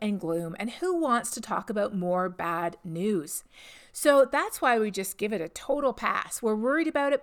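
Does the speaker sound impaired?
No.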